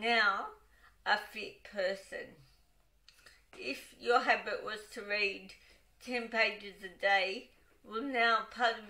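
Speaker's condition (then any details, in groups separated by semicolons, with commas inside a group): Cerebral palsy, dystonic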